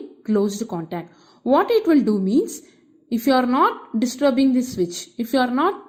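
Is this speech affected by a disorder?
No.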